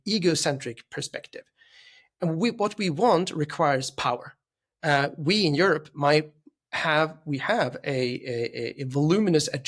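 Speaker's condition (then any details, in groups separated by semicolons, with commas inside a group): No condition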